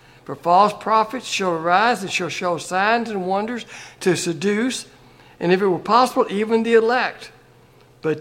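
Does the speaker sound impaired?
No.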